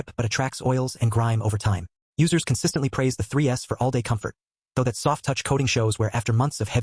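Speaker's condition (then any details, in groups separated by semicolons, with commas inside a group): No condition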